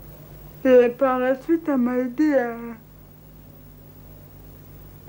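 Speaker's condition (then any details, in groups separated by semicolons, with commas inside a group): Cerebral palsy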